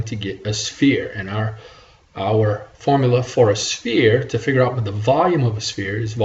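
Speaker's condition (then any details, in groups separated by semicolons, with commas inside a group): No condition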